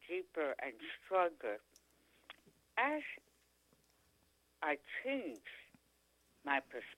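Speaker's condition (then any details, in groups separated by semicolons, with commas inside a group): Tongue cancer; stage 4 tongue cancer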